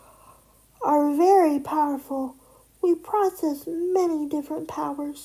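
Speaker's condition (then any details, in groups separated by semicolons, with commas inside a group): Cerebral palsy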